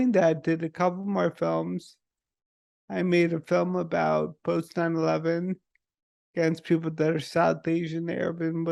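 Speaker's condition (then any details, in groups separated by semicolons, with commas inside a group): Multiple sclerosis; voice strong, speaks rather than writes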